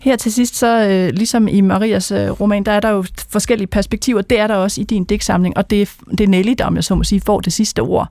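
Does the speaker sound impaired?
No.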